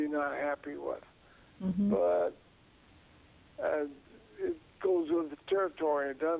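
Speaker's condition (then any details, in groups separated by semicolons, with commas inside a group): Multiple sclerosis; secondary progressive; low dose naltrexone six months, walks with two-wheeled trolley; speech not very good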